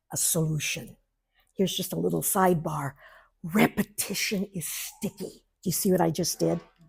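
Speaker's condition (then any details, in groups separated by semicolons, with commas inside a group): No condition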